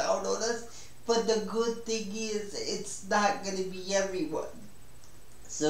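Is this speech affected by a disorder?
Yes: spastic cerebral palsy.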